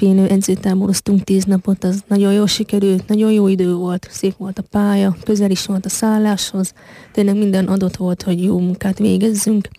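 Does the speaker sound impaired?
Yes: hearing impairment (deaf); uses hearing device, device not allowed at deaf competitions; zero hearing without device.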